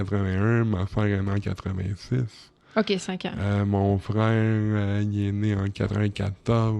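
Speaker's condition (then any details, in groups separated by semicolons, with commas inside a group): Cerebral palsy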